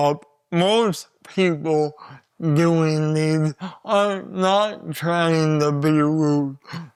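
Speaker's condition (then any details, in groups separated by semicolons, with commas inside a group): Cerebral palsy; voice often not understood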